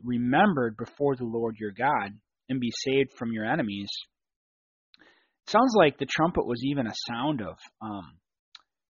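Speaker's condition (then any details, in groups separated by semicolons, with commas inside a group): No condition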